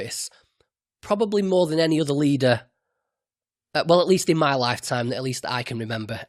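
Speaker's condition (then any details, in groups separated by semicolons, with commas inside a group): No condition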